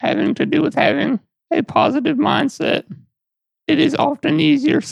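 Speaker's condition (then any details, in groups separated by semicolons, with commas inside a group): Duchenne muscular dystrophy; wheelchair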